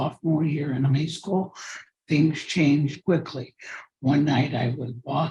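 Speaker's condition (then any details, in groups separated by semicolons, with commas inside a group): Cerebral palsy; from birth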